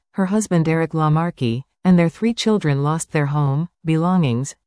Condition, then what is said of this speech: None; typical speech.